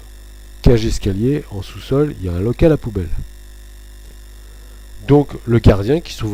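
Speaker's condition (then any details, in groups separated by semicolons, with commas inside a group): No condition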